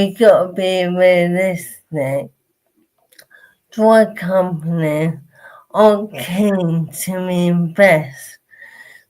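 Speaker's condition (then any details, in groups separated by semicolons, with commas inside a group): Motor neurone disease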